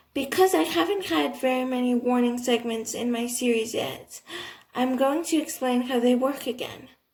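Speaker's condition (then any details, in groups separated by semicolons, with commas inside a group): Cerebral palsy, athetoid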